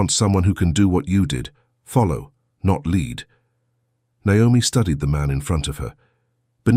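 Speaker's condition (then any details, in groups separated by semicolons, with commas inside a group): No condition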